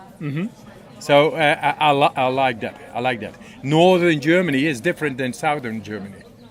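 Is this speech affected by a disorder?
No.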